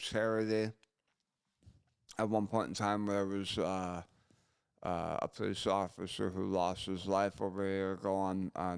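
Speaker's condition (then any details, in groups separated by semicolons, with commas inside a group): Gunshot injury to chin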